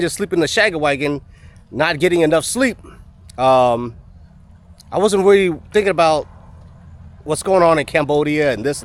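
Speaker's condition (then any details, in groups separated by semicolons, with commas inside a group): No condition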